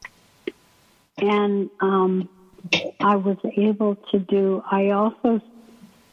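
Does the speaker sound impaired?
Yes: ALS; limb onset in right foot, symptoms about a year before diagnosis, year of testing, uses Beasy board transfer board; progressed, muscles too weak for standard transfer board, breathing muscles affected; hard to breathe and speak, voice may sound weak or hard to understand, paces speech with breathing.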